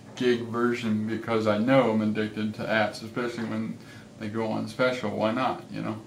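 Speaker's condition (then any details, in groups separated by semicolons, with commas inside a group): Cerebral palsy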